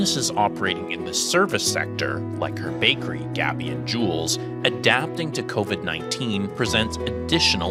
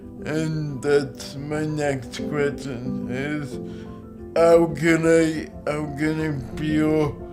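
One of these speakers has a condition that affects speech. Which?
The second: cerebral palsy; physical disability.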